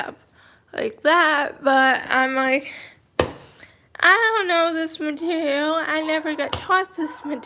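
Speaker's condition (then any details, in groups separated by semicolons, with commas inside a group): Cerebral palsy, mild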